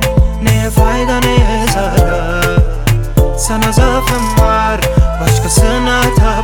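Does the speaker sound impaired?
No.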